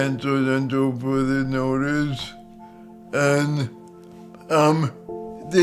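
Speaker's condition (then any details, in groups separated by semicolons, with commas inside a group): Cerebral palsy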